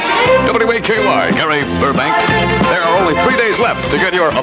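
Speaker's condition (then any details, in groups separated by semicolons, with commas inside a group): No condition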